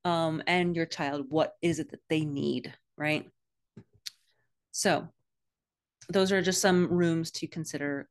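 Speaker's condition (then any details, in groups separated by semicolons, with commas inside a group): No condition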